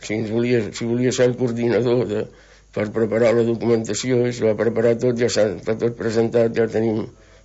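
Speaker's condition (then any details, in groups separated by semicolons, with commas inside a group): Parkinson's disease; brain stops making dopamine affecting psychomotor function, diagnosed 12 years ago; weekly table tennis program with CERT Tenis Taula and Àrea Bàsica de Salut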